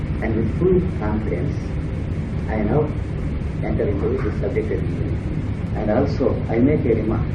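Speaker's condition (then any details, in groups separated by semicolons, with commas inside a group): No condition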